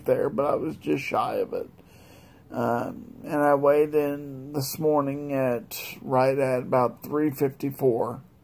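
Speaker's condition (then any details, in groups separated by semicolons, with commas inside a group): Multiple sclerosis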